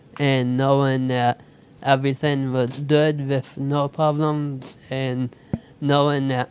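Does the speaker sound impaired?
Yes: speech impediment; Google translator voice input once misrecognized speech, switched to typing instead.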